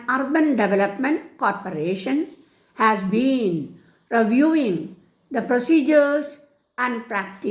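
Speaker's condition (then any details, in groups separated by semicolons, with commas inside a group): No condition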